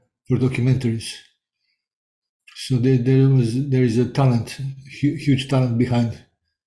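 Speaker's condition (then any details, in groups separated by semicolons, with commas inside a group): Parkinson's disease; syncopation regained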